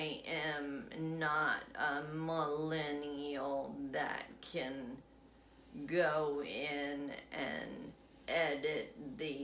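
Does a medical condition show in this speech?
Yes: essential tremor; affects legs as well.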